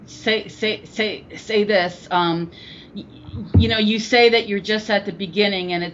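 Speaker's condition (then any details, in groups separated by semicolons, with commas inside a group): Stuttering; stuttering since age 5, persisting into adulthood; still stuttering as adult; formerly avoided speaking situations, speechless at first self-help group meeting, said name and stutter by fourth or fifth; repeated words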